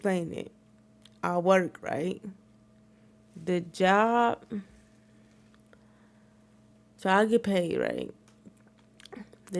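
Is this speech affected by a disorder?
Yes: cerebral palsy; wheelchair user.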